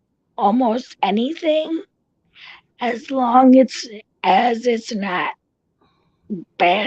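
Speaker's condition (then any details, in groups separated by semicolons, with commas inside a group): Cerebral palsy; tracheotomy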